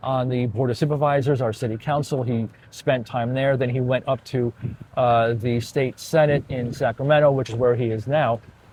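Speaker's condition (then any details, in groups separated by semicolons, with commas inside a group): No condition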